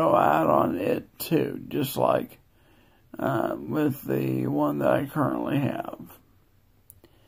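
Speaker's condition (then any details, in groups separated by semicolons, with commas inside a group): Multiple sclerosis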